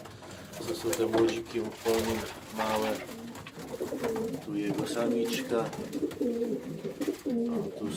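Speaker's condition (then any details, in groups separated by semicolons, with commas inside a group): No condition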